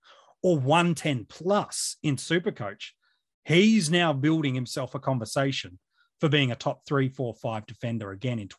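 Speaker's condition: No condition

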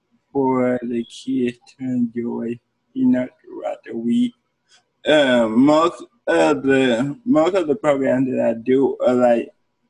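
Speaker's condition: Cerebral palsy; therapists involved in upbringing

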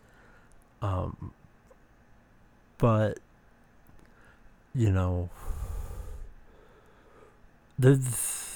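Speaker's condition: Speech impediment

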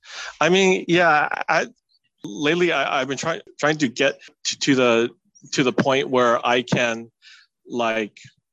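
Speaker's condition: Stutter; stuttering since at least high school; blocks in the middle of talking to groups; repeated sounds, blocks

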